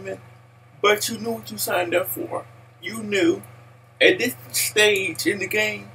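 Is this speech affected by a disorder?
Yes: cerebral palsy; speech impaired.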